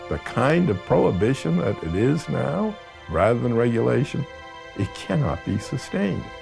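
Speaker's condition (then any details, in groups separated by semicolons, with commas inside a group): No condition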